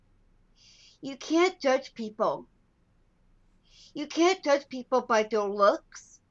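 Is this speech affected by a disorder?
Yes: Down syndrome; lifelong, walked later than other children.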